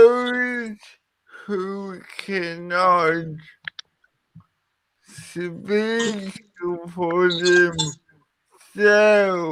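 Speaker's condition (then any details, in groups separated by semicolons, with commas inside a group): Cerebral palsy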